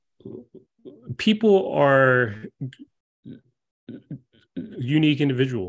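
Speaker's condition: Stutter; blocking moments, daily speaking situations very difficult, anticipates stuttering in everyday moments; blocks

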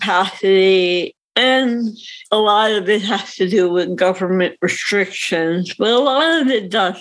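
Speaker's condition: Cerebral palsy; reading disability

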